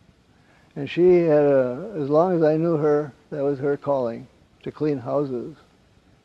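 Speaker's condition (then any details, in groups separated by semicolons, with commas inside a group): Parkinson's; wakes at night, gets up around 3 am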